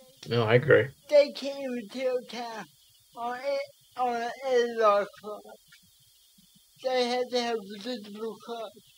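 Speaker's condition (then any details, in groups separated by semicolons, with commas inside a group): Cerebral palsy; speech affected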